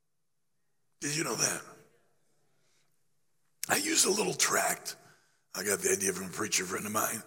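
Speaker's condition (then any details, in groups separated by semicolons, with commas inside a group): Laryngeal cancer after radiation; still affected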